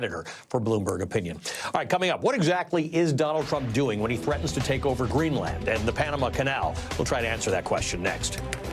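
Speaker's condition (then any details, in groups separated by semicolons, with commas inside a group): No condition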